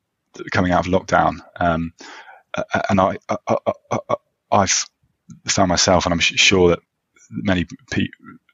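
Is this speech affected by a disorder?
Yes: stammering; past group therapy sessions gave temporary easier speech then relapse, past voluntary stammering practice; works on acceptance rather than fluency, discloses stammer openly, e.g. at interview start; speech blocks, gets stuck, amount of stammering varies between conversations; here repeated sounds, blocks.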